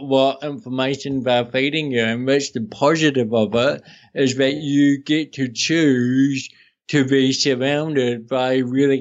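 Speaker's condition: Cerebral palsy; brief oxygen loss to brain

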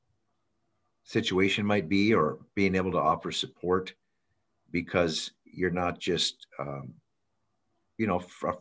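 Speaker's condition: No condition

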